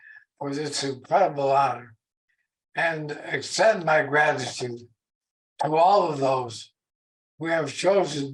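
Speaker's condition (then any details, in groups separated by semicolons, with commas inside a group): ALS; very weak voice, shortened speech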